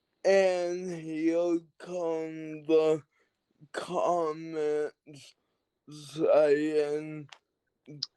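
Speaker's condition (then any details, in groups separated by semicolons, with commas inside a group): Cerebral palsy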